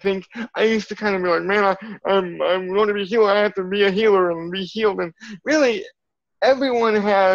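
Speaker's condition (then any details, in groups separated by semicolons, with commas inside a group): Cerebral palsy; from birth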